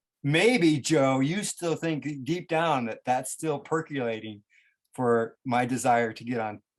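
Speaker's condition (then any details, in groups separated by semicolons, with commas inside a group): No condition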